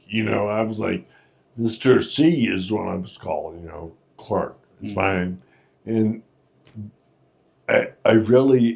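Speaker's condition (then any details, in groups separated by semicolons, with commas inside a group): Friedreich's ataxia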